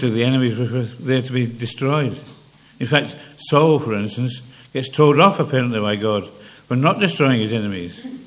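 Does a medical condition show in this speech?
Yes: Parkinson's; less clear than before.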